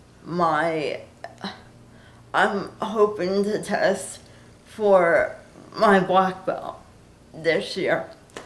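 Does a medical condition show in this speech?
Yes: cerebral palsy.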